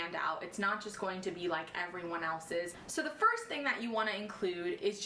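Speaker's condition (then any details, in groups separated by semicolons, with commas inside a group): No condition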